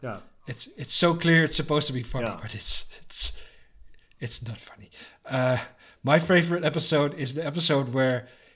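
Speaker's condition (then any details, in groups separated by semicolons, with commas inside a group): No condition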